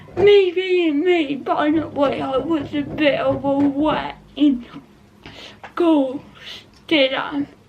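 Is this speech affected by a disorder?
Yes: cerebral palsy; not quadriplegic.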